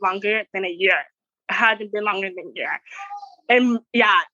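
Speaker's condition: Deaf; wears hearing aid

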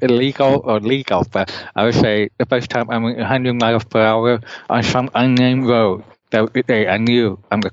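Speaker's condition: Deafness; cannot hear well

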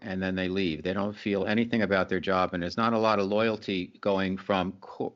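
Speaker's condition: No condition

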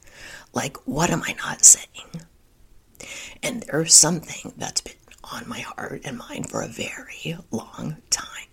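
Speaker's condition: Spasmodic dysphonia; diagnosed seven months ago

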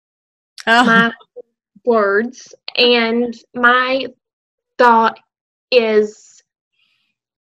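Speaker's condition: Stuttering; childhood onset, school speech therapy since learning to talk, Lamar University clinic therapy from senior year, age 19; adult, still stutters; stutters openly; prolonged sounds, blocks

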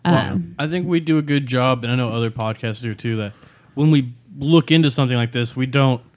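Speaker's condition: No condition

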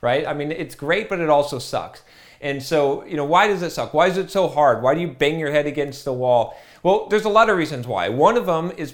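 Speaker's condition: No condition

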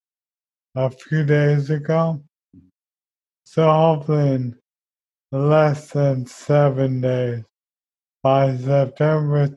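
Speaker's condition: ALS; wheelchair built

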